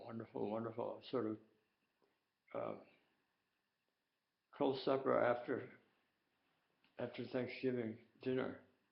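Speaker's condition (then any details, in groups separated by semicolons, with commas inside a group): Tongue cancer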